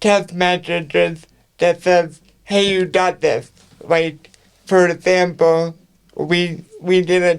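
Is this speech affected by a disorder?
Yes: cerebral palsy; speech affected to an extent.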